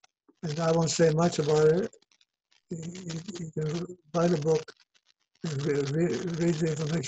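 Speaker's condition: Parkinson's disease; Parkinson's known 14 years, believed environmental, naturopath blood tests high in lead and pesticides; not shaking during recording, own system stops shaking most of the time

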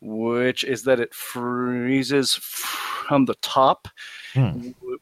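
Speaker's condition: Stuttering; little awareness early, bigger issue from middle school with hyper-awareness, much therapy over life; worse when consciously trying not to stutter; prolonged sounds

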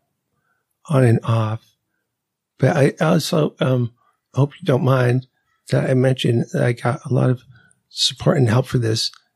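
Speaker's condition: ALS; weakness and fasciculations at onset

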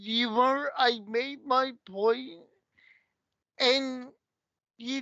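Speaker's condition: Cerebral palsy; slow walking

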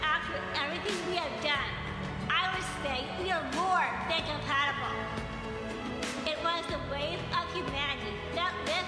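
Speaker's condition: Down syndrome; extra chromosome, present from birth

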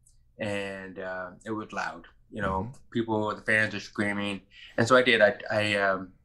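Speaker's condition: Profound hearing loss; wears hearing aids

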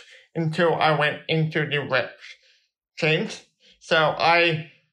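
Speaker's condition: Cerebral palsy

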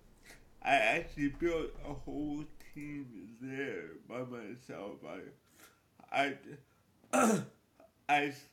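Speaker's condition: Cerebral palsy; cerebral palsy since childhood

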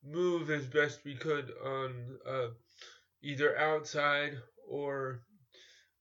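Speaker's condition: Cerebral palsy; cerebral palsy since childhood

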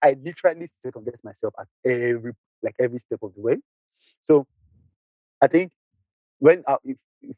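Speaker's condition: Stuttering; mild stutter; spoke too fast; repeated sounds

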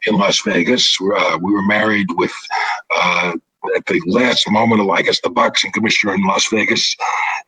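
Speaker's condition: Throat cancer, vocal cords removed; partial voice box created by Steve Zeitels in Boston

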